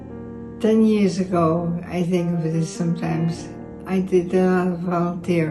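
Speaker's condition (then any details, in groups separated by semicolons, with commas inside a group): Multiple system atrophy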